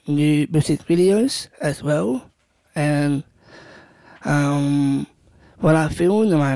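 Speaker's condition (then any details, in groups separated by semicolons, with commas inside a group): Down syndrome; not always understood by others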